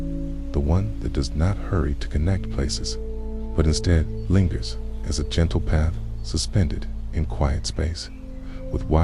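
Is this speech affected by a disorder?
No.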